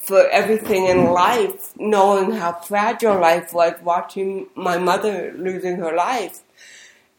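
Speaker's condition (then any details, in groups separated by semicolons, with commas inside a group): Cerebral palsy; very slurred speech as a child from cerebral palsy plus hearing impairment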